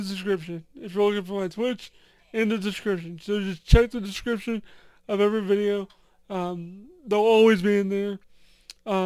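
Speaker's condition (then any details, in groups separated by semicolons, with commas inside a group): Cerebral palsy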